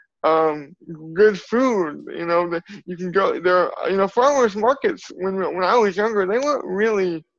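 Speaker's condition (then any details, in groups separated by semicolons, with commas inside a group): Cerebral palsy; from birth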